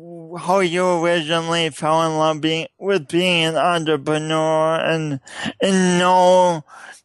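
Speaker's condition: Speech impediment; repeated words and syllables

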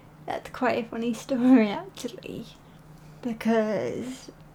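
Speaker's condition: Cerebral palsy

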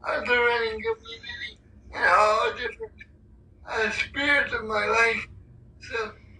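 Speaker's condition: Cerebral palsy; physically challenged

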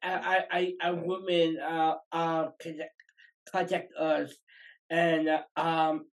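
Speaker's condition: Down syndrome; extra 21st chromosome

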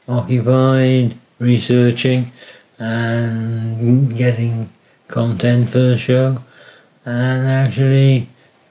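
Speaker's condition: Parkinson's disease; Parkinson's diagnosed 10 years ago, slow degenerative neurological condition, began with slight hand tremor, can no longer drum or cycle; slowed, very slurred speech, carries laminated card on lanyard explaining speech difficulty; difficulty speaking, hard to concentrate when speaking

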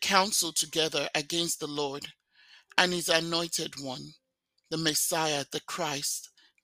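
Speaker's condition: No condition

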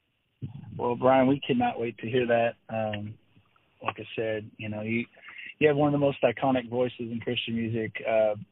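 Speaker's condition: No condition

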